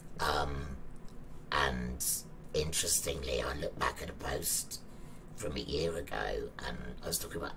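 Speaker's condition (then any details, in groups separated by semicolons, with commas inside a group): Laryngectomy; trachea partly removed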